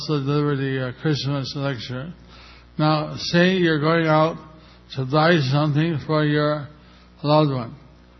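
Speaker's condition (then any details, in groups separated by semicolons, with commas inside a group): Stroke with facial paralysis; a little over a year since stroke, undergoing therapy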